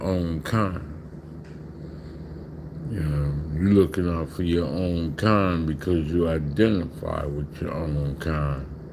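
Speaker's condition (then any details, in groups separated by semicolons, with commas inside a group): Slurred speech; still slurs words occasionally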